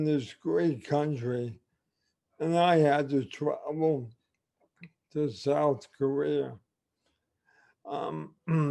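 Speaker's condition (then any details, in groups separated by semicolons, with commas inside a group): ALS, limb onset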